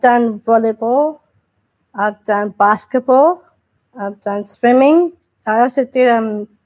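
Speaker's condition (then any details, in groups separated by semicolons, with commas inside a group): Down syndrome; intellectual disability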